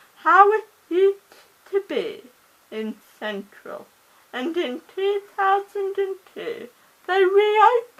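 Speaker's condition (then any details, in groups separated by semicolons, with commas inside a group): Cerebral palsy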